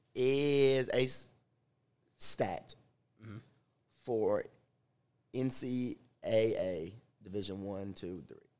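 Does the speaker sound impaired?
Yes: stuttering; stutters a little bit, listeners need patience; here prolonged sounds, blocks.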